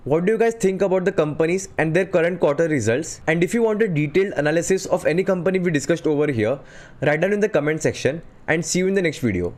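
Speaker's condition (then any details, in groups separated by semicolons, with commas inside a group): No condition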